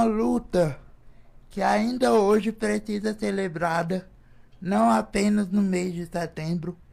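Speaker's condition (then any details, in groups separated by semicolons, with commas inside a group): Cerebral palsy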